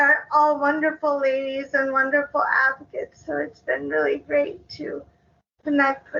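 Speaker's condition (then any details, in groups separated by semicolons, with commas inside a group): Cerebral palsy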